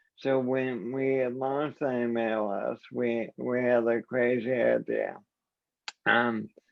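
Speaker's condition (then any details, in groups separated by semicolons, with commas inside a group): ALS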